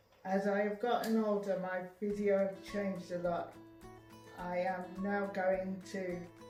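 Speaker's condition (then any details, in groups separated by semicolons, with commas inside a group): Cerebral palsy; age 36, receiving physiotherapy, improving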